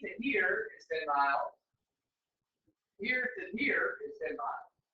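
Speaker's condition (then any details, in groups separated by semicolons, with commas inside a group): No condition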